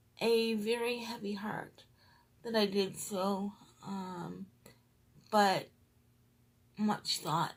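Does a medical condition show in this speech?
Yes: cerebral palsy, triplegia.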